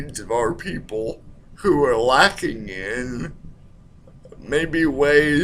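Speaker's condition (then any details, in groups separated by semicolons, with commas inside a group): Cerebral palsy; speaks slower at times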